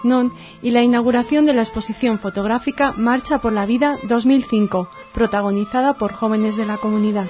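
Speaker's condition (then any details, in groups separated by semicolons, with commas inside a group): No condition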